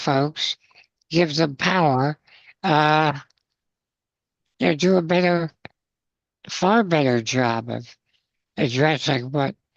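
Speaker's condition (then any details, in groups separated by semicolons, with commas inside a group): Spinal muscular atrophy, congenital; progressive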